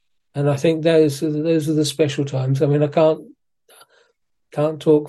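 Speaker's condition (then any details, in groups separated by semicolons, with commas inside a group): Parkinson's disease; suspected for a while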